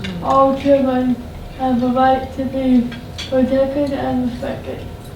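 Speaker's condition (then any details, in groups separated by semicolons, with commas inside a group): Cerebral palsy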